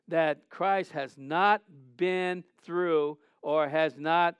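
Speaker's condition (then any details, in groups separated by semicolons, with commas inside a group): No condition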